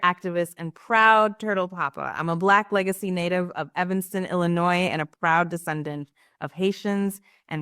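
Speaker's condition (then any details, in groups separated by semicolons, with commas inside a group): No condition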